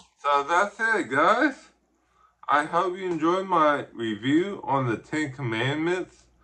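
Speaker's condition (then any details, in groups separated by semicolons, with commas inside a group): Ataxic cerebral palsy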